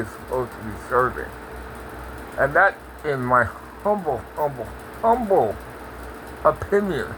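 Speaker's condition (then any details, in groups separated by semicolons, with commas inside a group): Parkinson's; speech impediment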